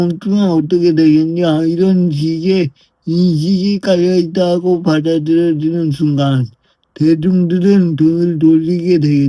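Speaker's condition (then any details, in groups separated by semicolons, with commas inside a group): Brain lesion disability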